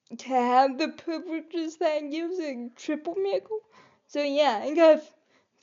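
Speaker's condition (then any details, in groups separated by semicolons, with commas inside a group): Cerebral palsy; able to articulate and speak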